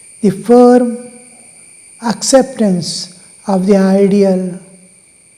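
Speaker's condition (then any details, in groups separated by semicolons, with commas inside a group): No condition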